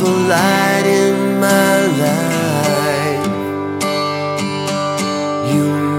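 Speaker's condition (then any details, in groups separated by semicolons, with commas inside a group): No condition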